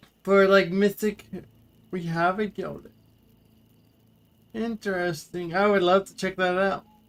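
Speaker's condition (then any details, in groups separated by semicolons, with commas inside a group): Cerebral palsy; wheelchair user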